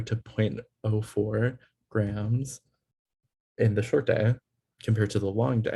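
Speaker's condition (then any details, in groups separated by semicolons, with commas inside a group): No condition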